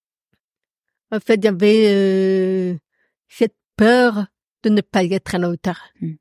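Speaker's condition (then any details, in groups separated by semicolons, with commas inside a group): Profound deafness; noticeable to everyone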